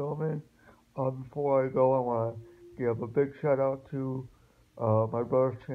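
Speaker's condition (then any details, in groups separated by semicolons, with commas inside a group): Spastic quadriplegic cerebral palsy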